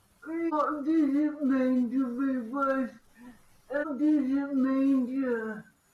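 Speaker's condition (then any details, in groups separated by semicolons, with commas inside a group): Cerebral palsy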